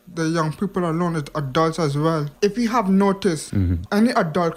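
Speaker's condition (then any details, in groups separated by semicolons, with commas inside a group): Hearing impairment; hearing not too great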